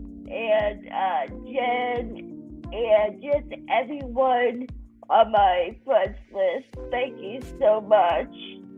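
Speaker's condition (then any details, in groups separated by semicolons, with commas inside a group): Cerebral palsy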